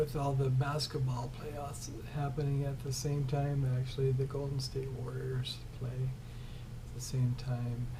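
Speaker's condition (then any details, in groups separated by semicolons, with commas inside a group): ALS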